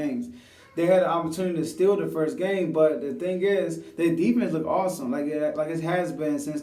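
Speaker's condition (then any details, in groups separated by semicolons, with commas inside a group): No condition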